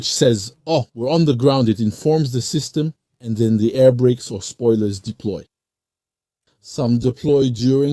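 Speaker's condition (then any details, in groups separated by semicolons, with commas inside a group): No condition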